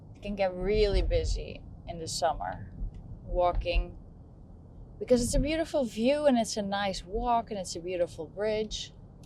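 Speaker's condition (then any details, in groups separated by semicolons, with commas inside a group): No condition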